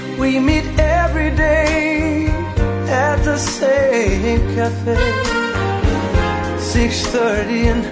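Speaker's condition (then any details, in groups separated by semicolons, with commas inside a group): No condition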